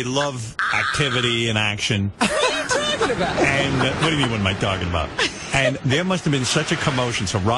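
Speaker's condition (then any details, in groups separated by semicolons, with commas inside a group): No condition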